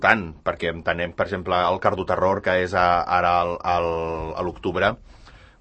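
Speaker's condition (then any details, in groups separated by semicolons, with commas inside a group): No condition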